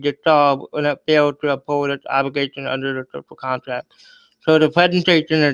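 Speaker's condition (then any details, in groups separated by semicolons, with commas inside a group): Cerebral palsy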